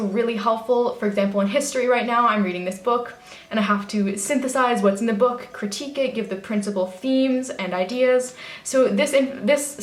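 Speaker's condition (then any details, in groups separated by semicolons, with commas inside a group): No condition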